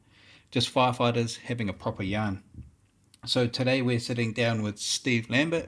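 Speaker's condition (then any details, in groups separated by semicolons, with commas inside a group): No condition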